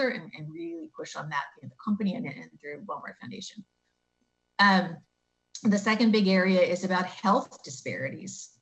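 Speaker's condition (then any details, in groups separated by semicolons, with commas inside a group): No condition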